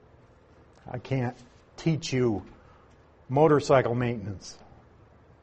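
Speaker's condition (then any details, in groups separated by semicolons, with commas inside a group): No condition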